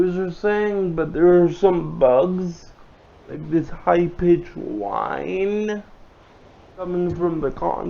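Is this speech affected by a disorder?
Yes: cerebral palsy; limbs affected.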